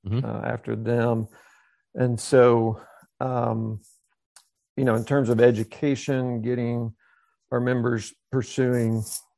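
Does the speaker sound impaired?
No.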